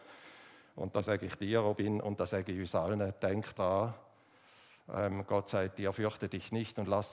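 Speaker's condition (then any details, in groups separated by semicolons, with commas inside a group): No condition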